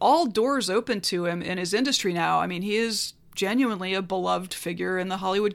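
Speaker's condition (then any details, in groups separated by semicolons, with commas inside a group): No condition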